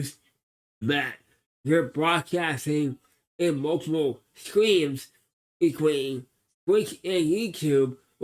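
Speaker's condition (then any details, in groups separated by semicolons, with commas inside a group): Cerebral palsy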